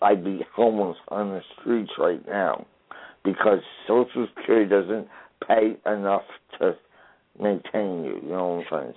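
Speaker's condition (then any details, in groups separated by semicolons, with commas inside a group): Traumatic brain injury; people ask about voice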